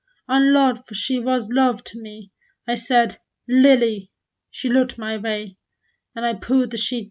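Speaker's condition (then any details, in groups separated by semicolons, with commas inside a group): No condition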